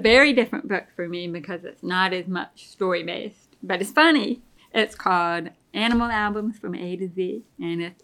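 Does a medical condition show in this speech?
Yes: deafness; pretty bad tinnitus.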